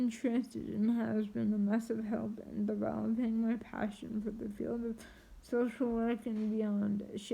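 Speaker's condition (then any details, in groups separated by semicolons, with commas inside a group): Triplegic cerebral palsy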